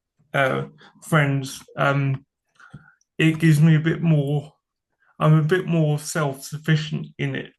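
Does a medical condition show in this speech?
Yes: cerebral palsy; from birth.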